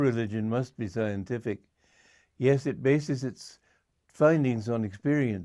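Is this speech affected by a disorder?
No.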